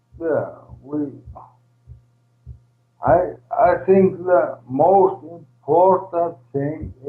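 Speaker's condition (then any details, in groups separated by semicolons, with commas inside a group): ALS, primary lateral sclerosis, PLS; primary lateral sclerosis, least progressive form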